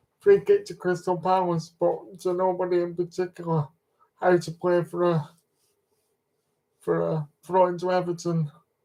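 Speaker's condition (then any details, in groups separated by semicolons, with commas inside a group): Cerebral palsy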